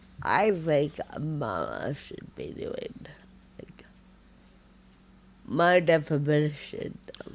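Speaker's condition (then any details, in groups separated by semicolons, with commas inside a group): Friedreich ataxia, severe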